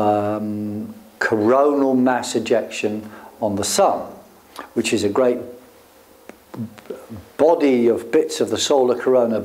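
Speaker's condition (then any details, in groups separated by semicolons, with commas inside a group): No condition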